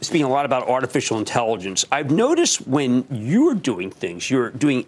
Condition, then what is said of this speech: No condition.